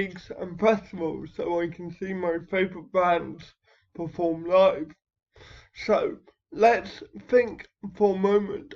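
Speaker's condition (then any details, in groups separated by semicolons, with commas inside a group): Cerebral palsy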